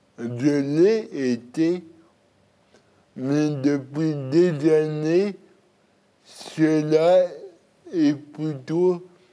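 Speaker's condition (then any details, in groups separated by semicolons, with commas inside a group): Cerebral palsy; birth injury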